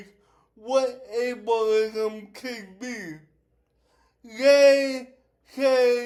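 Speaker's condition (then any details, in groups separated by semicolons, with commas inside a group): Cerebral palsy; affects speech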